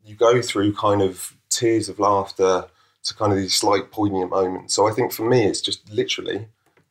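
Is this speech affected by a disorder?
No.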